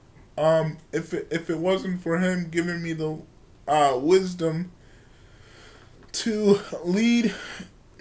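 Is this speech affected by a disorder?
Yes: cerebral palsy; from birth, wheelchair user.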